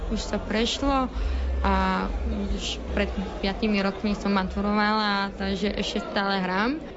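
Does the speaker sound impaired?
Yes: deafness; born hearing, near-total hearing loss in early childhood, caused by medicines given as treatment.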